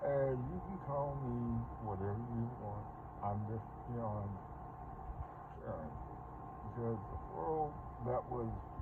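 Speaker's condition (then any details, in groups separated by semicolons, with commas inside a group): Parkinson's; speech impediment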